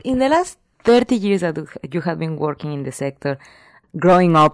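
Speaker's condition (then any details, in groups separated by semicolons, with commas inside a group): No condition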